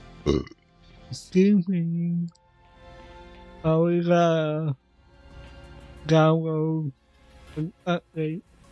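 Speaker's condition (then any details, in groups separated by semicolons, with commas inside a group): Cerebral palsy; affects voice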